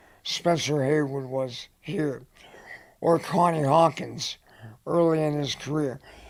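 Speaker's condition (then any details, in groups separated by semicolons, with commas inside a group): Head and neck cancer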